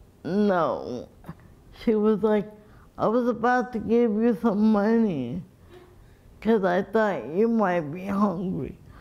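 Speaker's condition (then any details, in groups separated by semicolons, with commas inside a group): Cerebral palsy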